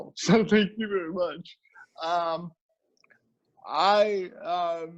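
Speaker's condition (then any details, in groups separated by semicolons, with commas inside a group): Cerebral palsy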